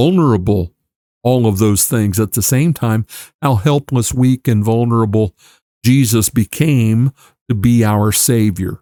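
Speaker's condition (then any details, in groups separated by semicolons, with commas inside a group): No condition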